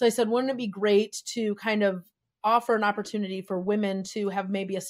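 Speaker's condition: No condition

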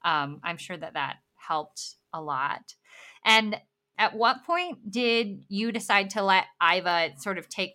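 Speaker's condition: Bilateral cleft lip and palate; congenital

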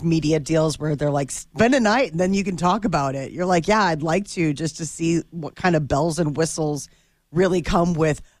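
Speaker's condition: No condition

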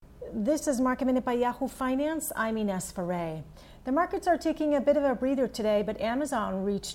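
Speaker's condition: No condition

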